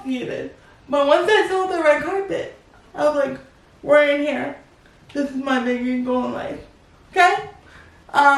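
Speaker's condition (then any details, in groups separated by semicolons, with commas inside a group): Cerebral palsy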